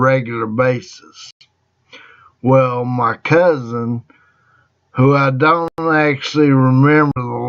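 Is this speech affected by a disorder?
Yes: traumatic brain injury.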